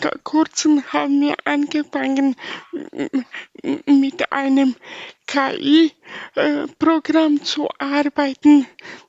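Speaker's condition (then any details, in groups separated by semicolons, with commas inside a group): Spastic paralysis from birth, spastic, affecting all four limbs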